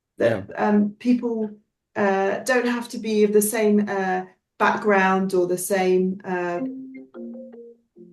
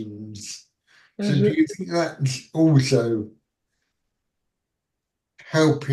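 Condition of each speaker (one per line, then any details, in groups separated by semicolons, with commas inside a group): No condition
Cerebral palsy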